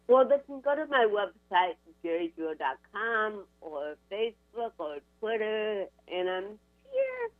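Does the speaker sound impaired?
Yes: cerebral palsy; cerebral palsy from birth.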